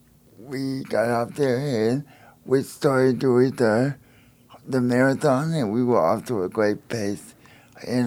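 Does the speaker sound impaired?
Yes: spastic quadriplegia cerebral palsy; wheelchair user, relies on others for help, races in boat and front-mounted bike seat.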